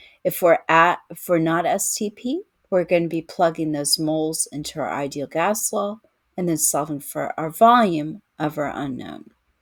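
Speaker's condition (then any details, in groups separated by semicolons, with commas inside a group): No condition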